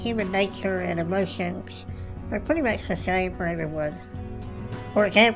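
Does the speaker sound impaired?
Yes: cleft lip and palate, Goldenhar syndrome; congenital Dolgen Harris syndrome, no right ear or lung, missing right jawbone.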